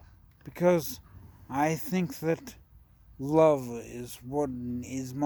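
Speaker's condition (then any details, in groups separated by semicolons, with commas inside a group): Traumatic brain injury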